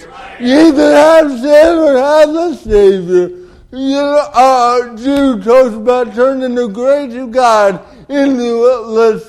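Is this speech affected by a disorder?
Yes: cerebral palsy; delayed development.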